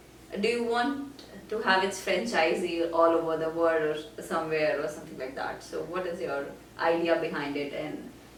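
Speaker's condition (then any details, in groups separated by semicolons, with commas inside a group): No condition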